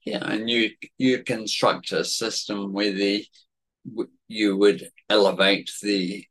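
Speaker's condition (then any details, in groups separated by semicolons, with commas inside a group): Cerebellar atrophy, genetic; worse today than usual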